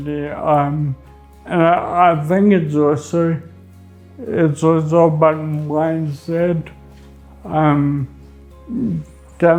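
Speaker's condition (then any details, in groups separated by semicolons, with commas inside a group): Friedreich's ataxia; weekly biokinetics therapy about 18 months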